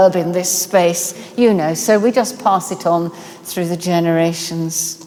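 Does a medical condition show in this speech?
No.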